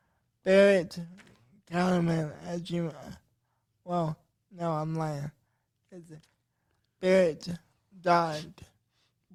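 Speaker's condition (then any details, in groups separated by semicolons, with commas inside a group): Cerebral palsy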